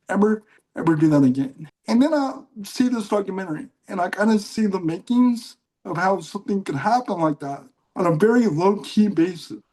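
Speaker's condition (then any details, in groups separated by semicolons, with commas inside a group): Cerebral palsy; mild case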